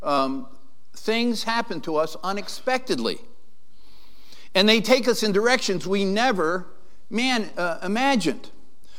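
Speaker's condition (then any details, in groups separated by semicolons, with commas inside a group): No condition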